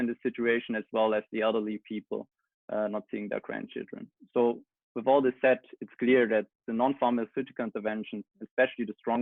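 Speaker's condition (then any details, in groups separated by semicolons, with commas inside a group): No condition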